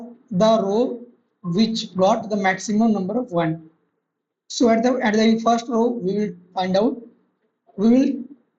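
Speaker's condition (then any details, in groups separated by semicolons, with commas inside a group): No condition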